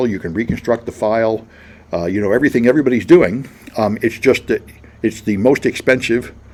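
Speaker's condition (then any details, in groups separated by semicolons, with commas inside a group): No condition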